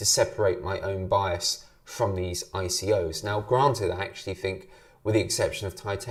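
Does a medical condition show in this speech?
No.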